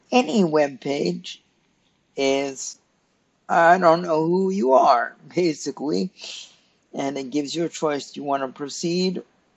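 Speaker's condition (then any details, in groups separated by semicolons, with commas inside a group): Cerebral palsy; stiff muscles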